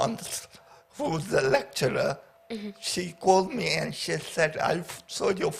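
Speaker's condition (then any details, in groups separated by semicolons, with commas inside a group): Paraplegia with essential tremor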